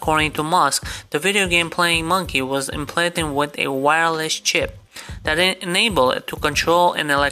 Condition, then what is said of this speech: No condition.